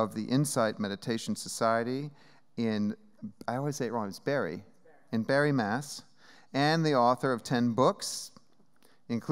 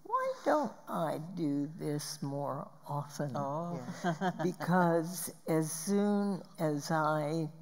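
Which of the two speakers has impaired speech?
The second: spasmodic dysphonia; Botox injections, about 26 years since onset; voice loss, breaks mid-sentence like tiny cough.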